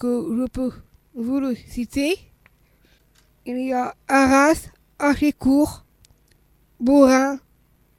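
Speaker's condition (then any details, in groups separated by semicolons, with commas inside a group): Down syndrome; congenital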